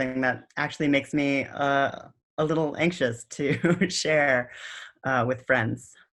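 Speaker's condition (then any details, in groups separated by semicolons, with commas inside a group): No condition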